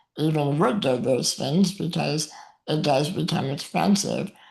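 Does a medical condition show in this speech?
Yes: muscular dystrophy; no use of arms or legs, uses wheelchair; very physically weak; may need microphone to be heard.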